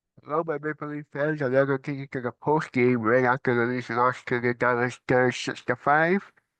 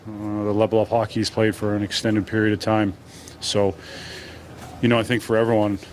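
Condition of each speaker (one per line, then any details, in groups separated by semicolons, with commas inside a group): Cerebral palsy; from birth, affects brain and body muscles
No condition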